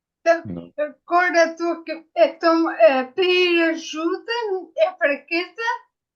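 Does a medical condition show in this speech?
Yes: ataxia after brain injury.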